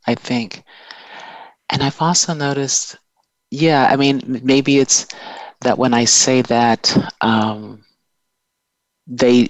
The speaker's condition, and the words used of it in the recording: Stuttering. So my stuttering comes in the forms of, there is a pause.